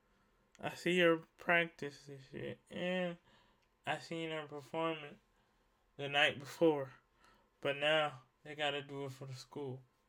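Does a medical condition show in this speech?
Yes: cerebral palsy; uses wheelchair.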